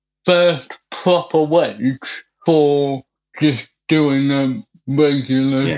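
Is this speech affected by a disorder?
Yes: cerebral palsy; cannot drink from a glass, uses a straw.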